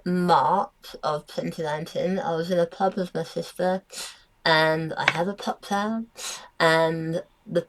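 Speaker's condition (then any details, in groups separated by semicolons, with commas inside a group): Tongue cancer; near-total glossectomy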